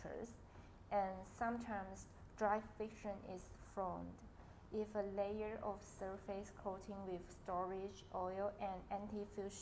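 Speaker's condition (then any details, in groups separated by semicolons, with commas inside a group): No condition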